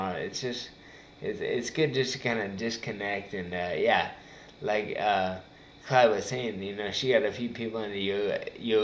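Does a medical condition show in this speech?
Yes: traumatic brain injury.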